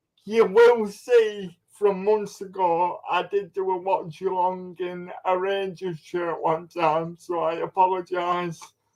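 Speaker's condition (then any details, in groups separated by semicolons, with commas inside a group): Cerebral palsy; speech impaired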